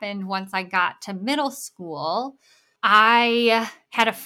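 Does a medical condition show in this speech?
Yes: bilateral cleft lip and palate; congenital.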